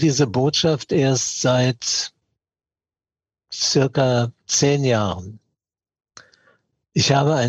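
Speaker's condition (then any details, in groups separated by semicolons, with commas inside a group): Parkinson's disease; still trembles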